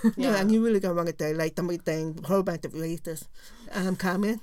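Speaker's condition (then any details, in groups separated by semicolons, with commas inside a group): Profound deafness; no cochlear implant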